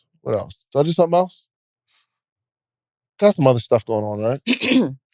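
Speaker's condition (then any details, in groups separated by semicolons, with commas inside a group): No condition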